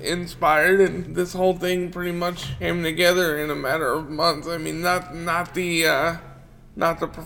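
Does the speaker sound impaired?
Yes: cerebral palsy; wheelchair user.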